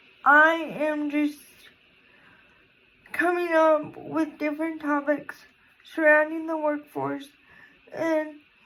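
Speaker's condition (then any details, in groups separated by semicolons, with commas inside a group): Cerebral palsy; physical disability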